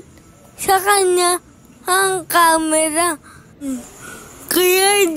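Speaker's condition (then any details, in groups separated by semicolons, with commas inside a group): Cerebral palsy; affects hands, cannot write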